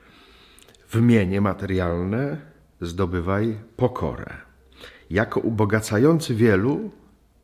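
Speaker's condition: No condition

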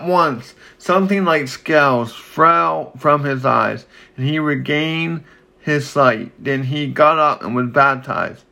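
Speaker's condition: Cerebral palsy

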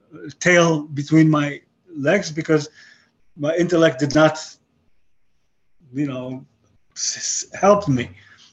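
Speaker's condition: Aphasia after stroke; struggles to carry a conversation on interesting subject matter

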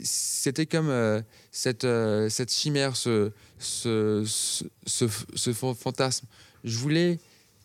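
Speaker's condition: Stuttering; severe blocking until end of high school and start of preparatory classes; ongoing stutter, still a challenge; formerly unable to say two words in a row, now frequent word repetitions and fillers; repeated sounds, prolonged sounds

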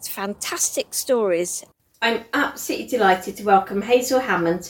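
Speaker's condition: No condition

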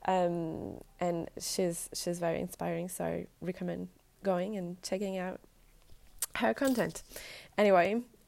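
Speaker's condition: No condition

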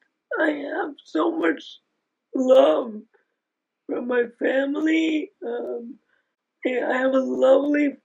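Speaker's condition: Aicardi-Goutières syndrome; diagnosed at age 10

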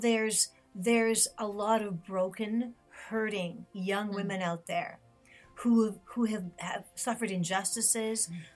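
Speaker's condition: No condition

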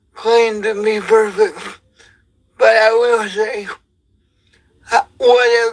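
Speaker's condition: Cerebral palsy; wheelchair user

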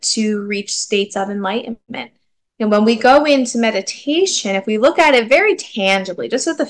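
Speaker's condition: No condition

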